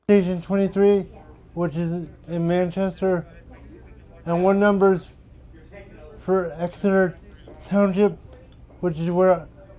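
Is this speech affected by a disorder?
Yes: cerebral palsy; physically disabled; wheelchair user.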